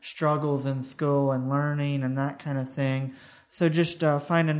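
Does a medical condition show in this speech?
No.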